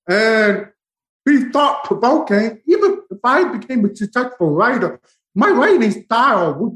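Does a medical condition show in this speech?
Yes: profound deafness, bilateral, from spinal meningitis; big headphones, slight residual hearing when loud, closed captioning, cannot hear words spoken.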